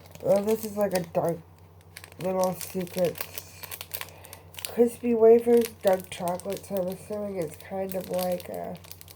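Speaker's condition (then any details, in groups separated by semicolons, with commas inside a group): Cerebral palsy; both hands affected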